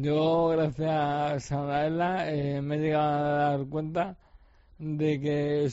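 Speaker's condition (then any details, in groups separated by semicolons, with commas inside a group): ALS; degenerative muscle disease, first sign was shoulder pain while practicing judo at his club; facial and mouth muscles affected; speaking somewhat difficult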